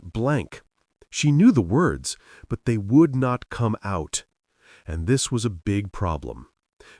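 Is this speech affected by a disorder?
No.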